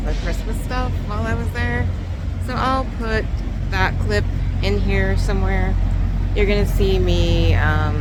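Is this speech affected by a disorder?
No.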